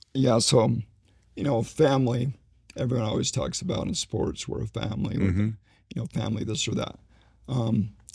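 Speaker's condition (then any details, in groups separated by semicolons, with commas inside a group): ALS; slowly progressing form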